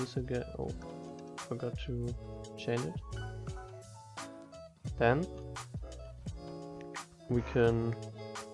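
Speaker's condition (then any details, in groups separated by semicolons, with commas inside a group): No condition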